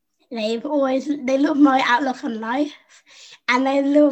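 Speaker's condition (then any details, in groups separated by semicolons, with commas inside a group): Down syndrome; congenital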